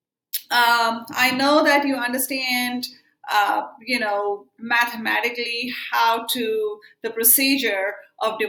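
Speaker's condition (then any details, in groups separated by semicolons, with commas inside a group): No condition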